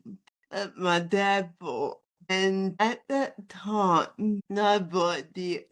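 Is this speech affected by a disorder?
Yes: athetoid spastic cerebral palsy.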